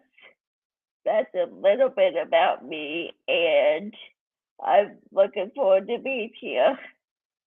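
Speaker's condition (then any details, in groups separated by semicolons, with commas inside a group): Cerebral palsy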